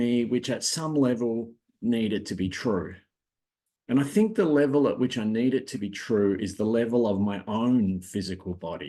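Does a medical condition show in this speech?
No.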